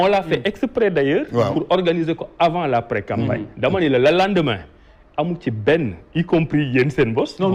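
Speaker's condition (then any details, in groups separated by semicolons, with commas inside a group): No condition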